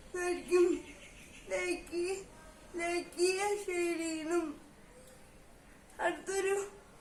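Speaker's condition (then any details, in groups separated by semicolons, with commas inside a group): Cerebral palsy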